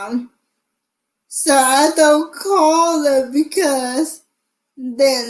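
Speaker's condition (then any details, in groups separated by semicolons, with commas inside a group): Cerebral palsy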